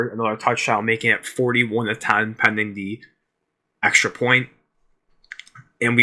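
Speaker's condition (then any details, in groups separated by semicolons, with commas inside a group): No condition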